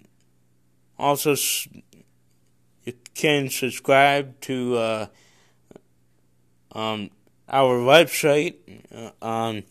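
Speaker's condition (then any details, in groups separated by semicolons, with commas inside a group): Cerebral palsy; congenital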